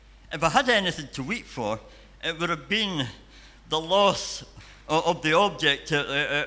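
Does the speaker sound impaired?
Yes: cleft palate and cleft lip.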